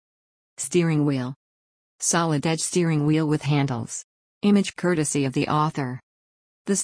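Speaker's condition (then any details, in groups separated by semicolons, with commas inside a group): No condition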